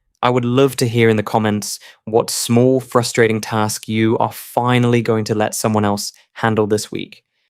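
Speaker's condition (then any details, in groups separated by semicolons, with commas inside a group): No condition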